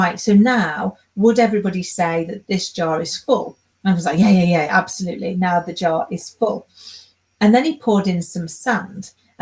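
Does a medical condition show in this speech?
No.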